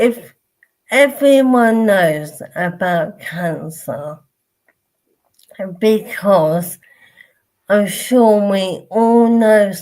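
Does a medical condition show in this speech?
Yes: motor neurone disease.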